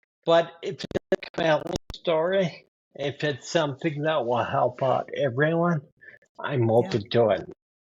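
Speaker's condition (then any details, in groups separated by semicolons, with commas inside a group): Ataxia sca15, spinocerebellar ataxia type 15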